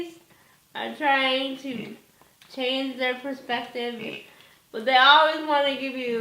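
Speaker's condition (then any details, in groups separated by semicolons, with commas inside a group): Cerebral palsy; increased muscle tone, diagnosed in childhood; about 46 years since diagnosis, Botox for tone, physical therapy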